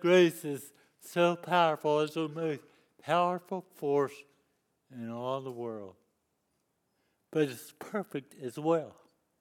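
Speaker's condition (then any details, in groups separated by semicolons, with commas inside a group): Cerebral palsy; lifelong disability since youth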